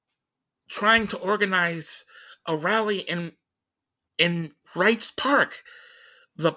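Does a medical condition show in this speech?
Yes: stutter; stutters during conversation; here repeated words, prolonged sounds.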